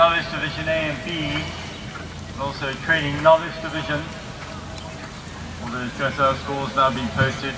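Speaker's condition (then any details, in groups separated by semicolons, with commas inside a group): No condition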